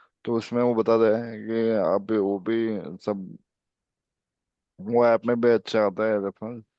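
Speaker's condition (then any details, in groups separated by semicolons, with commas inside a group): ALS; speech improved a little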